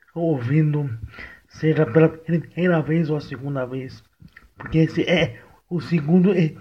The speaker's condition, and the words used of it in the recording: Cerebral palsy. Além da minha parte motora, também afetou um pouquinho a minha voz.